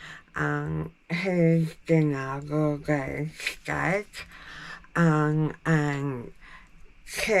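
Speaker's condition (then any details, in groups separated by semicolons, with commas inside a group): Jaw cancer surgery; tracheostomy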